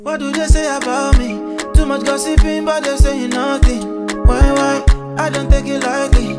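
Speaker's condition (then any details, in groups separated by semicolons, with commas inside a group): No condition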